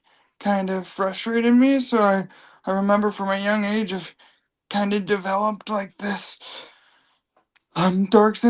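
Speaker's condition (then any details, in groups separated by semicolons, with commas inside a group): Cerebral palsy; from birth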